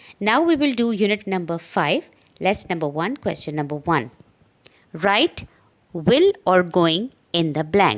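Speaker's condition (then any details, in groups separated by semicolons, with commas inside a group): No condition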